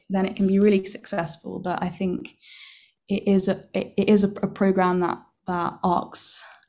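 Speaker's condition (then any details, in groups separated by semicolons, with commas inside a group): Stammer; onset with silent blocking, about 6 months saying nothing, McGuire program about 10 years ago; uses McGuire breathing technique, belt worn outside clothes as reminder to breathe deeply before speaking; stammer variable and changeable, began as silent blocks, relies on breathing technique; repeated sounds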